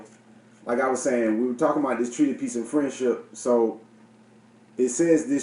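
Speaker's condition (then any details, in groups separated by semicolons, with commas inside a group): No condition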